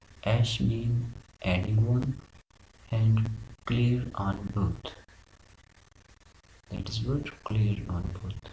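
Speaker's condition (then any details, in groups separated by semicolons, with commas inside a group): No condition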